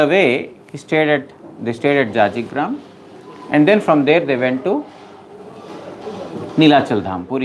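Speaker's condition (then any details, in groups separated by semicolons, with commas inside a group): No condition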